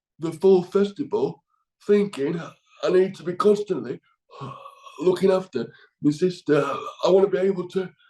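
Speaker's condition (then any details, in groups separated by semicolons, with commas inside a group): Cerebral palsy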